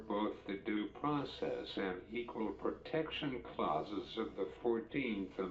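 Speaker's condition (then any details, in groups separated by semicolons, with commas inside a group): Cerebral palsy; uses wheelchair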